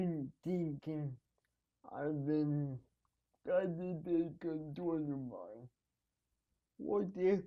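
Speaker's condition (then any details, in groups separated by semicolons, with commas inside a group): Cerebral palsy; needs help at night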